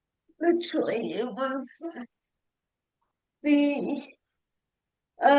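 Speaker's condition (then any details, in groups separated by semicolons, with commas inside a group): Cerebral palsy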